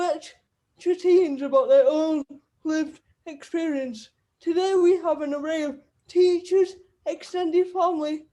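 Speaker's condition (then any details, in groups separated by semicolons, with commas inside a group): Cerebral palsy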